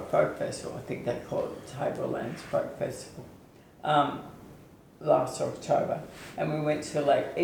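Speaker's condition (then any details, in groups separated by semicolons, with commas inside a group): ALS/MND; onset foot drop, later tongue and speech involvement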